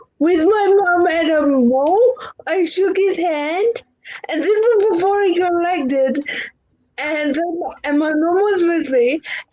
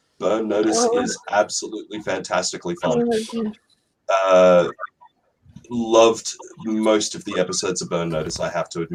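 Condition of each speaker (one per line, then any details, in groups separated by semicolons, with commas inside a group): Cerebral palsy
No condition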